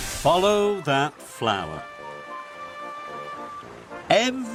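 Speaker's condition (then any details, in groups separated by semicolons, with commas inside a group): No condition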